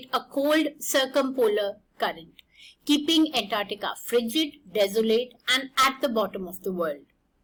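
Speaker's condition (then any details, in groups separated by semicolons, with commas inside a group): No condition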